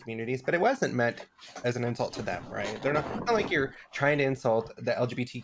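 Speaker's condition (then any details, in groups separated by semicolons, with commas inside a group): No condition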